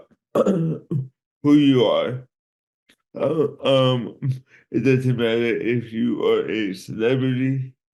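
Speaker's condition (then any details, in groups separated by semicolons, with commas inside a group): Cerebral palsy; from birth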